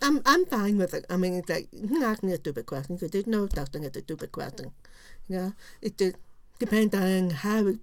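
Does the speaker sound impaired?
Yes: profound deafness; profound deafness left ear, total deafness right ear, diagnosed at age 3, no cochlear implant; learned to speak and lip-read in oral pre-preschool, mainstreamed, little ASL now.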